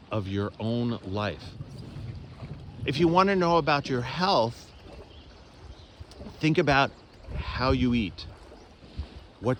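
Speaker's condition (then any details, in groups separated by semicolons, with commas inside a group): No condition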